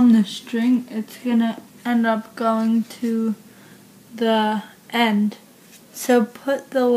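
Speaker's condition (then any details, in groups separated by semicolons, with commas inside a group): Cerebral palsy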